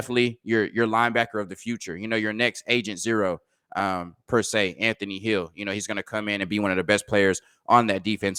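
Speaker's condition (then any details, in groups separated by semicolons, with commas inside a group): No condition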